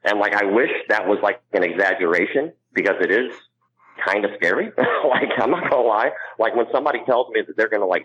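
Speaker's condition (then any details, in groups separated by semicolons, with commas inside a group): Cleft palate; congenital cleft palate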